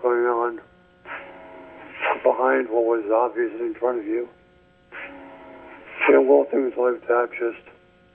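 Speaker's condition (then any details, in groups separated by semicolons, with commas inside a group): ALS; speech getting worse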